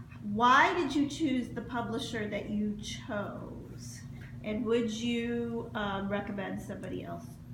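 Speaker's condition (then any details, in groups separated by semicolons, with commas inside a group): No condition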